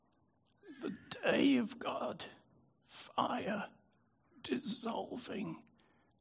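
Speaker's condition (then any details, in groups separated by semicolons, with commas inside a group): Spasmodic dystonia; affected voice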